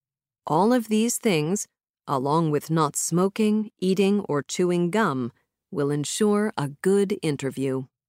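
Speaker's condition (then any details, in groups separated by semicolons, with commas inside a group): No condition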